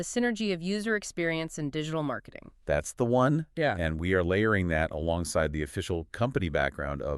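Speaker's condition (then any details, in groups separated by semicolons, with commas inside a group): No condition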